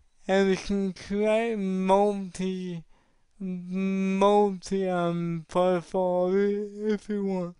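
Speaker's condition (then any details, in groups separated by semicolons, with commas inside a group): Cerebral palsy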